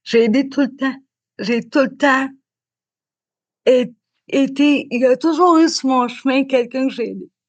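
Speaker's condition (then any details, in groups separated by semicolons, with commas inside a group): Cerebral palsy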